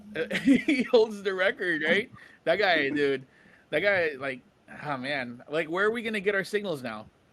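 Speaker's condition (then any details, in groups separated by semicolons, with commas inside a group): No condition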